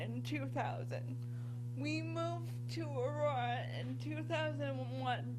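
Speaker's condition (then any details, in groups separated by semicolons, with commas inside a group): Cerebral palsy; from birth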